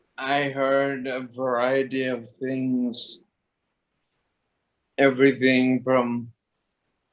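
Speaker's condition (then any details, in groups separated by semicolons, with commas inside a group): Toxic leukoencephalopathy, locked-in syndrome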